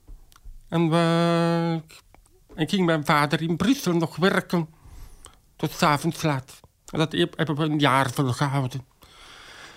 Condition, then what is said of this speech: Deafness. Dat bestaat niet meer, want dankzij een tolk kan ik dingen doen die ik als pratende dove die moet liplezen onmogelijk had kunnen doen.